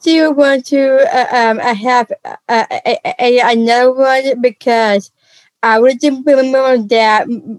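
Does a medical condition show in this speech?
Yes: Down syndrome; congenital.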